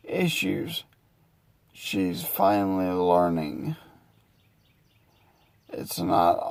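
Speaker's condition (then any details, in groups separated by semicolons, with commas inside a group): Multiple sclerosis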